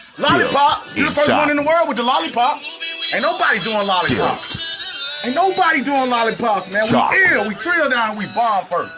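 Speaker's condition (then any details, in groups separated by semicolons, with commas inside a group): No condition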